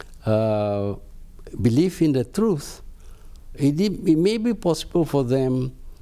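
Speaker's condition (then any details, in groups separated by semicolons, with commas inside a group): No condition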